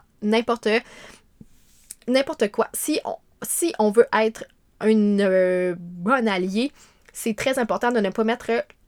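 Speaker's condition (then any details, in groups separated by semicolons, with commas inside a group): Stuttering; meditation practice for some years, found helpful; prolonged sounds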